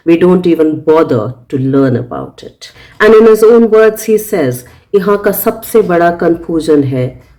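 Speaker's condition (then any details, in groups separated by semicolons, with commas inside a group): No condition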